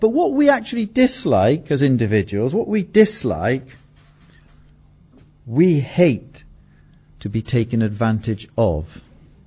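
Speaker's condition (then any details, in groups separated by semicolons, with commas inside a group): No condition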